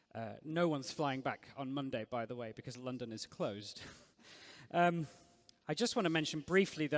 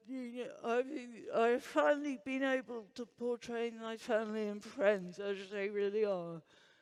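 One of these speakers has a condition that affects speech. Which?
The second: Huntington's disease; progressing, earlier early manifest, experimental drug stopped.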